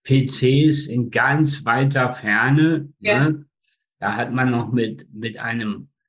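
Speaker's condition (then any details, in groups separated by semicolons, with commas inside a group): Spastic tetraparesis, spastic quadriplegia; facial paralysis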